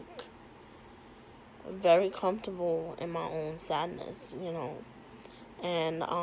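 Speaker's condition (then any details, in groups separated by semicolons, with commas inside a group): Cerebral palsy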